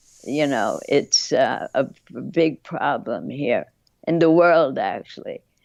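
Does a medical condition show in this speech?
Yes: parkinsonism from lyme disease.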